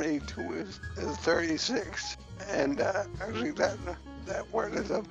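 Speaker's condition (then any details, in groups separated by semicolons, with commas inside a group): Cerebellar ataxia from brain tumour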